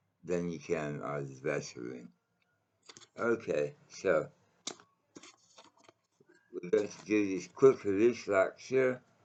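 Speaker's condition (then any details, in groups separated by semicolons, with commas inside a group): Mouth cancer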